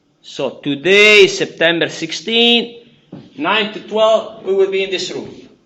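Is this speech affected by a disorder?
No.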